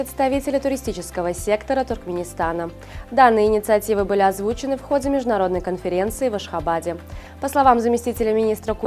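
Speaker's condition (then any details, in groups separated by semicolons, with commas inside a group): No condition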